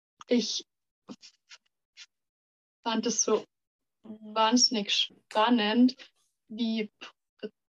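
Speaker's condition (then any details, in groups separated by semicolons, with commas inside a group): Stuttering; part-word and word repetitions, we wegzulaufen; prolonged sounds, blocks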